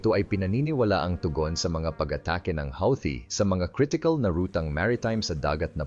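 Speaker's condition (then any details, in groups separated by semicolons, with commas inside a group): No condition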